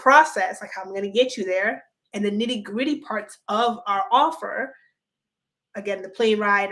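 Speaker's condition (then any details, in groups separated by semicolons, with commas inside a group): No condition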